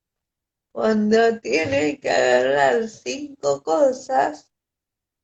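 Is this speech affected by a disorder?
Yes: cerebral palsy; respiratory arrest at birth.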